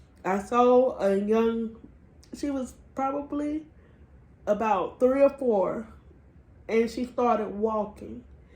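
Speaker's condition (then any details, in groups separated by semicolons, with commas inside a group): Cerebral palsy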